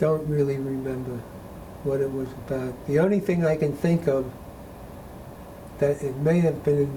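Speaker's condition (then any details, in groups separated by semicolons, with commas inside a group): Parkinson's disease; very poor memory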